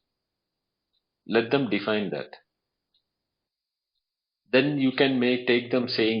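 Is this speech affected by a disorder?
No.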